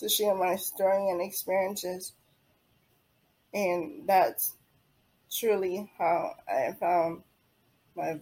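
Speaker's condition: Cerebral palsy; diagnosed at 9 months after delayed development, attended early intervention therapy

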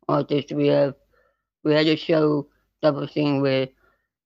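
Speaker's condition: Spinal muscular atrophy type 2; neuromuscular

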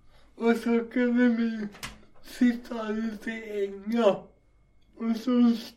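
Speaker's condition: Cerebral palsy; walking improved with gym training

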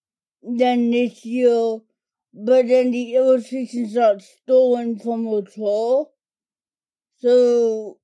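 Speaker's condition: Cerebral palsy; cerebral palsy diagnosed as toddler, mainly affects speech and fine motor skills; speech primarily affected

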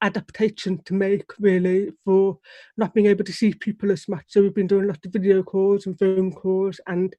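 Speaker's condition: Deafness; struggles to hear baby cry or tones of sounds

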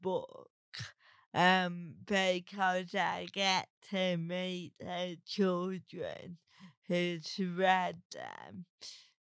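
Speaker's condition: Cerebral palsy; talks differently

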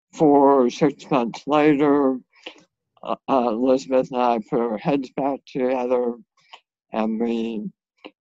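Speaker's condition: Head and neck cancer surgery; five head and neck cancers

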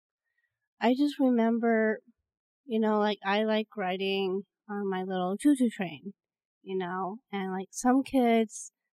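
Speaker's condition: Down syndrome; known since infancy

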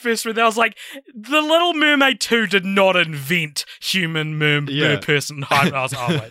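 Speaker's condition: No condition

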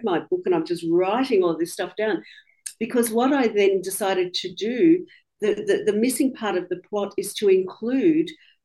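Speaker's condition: No condition

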